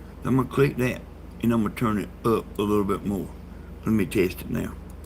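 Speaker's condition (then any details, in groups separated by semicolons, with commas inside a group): Brain bleed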